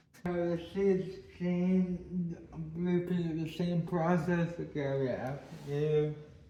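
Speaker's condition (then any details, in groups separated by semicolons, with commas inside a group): Cerebral palsy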